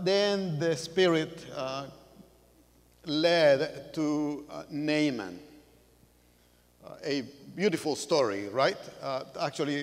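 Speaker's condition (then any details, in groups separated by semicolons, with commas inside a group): No condition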